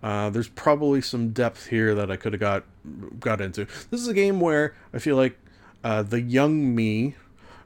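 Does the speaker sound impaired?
No.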